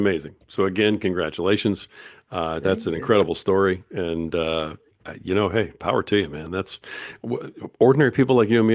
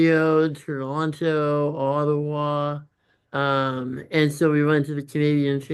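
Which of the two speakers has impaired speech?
The second: congenital muscular dystrophy; chronic physical disability; progressed, needs more help, physical therapy.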